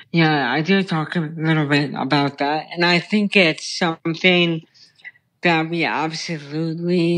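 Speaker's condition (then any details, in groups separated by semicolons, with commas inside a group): Brain stem tumor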